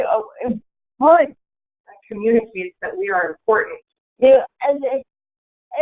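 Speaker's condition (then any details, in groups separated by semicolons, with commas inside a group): Cerebral palsy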